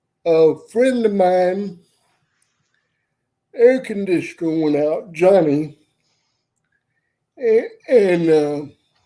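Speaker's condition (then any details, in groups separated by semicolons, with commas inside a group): Cerebral palsy; wheelchair user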